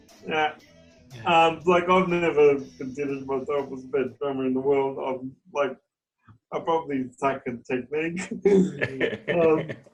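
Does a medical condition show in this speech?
Yes: cerebral palsy; present from birth, affects arms and legs, wheelchair.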